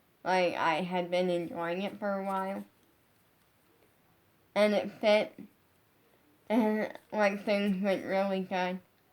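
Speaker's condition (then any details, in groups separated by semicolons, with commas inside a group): Brain injury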